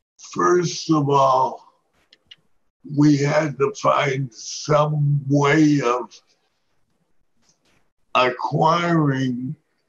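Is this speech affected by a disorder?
Yes: Parkinson's disease.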